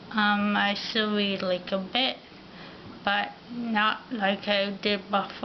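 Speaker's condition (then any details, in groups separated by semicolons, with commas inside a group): Ataxia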